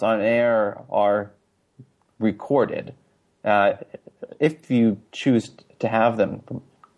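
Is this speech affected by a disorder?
Yes: stuttering; formerly on receiving end of stuttering support groups, NSA local chapters; talks more freely about and advertises stuttering, less ashamed since joining Stutter Social hangouts; here prolonged sounds, blocks.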